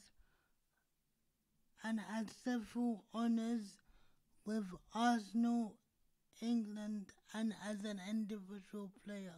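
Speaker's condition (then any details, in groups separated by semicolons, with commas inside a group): Cerebral palsy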